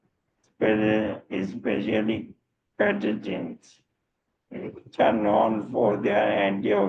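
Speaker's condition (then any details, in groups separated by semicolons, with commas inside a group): Motor neurone disease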